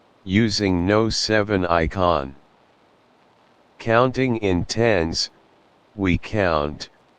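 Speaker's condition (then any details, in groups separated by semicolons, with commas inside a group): No condition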